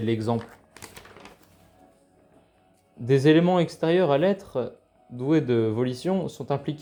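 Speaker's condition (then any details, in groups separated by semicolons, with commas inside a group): No condition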